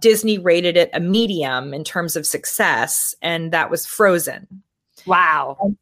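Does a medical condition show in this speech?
No.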